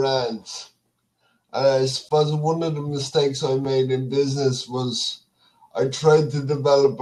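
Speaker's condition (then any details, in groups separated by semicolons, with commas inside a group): Cerebral palsy; speech affected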